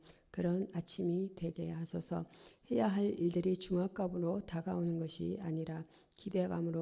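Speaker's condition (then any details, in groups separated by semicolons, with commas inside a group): No condition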